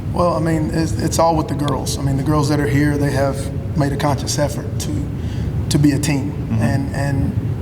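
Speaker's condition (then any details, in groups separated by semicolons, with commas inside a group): No condition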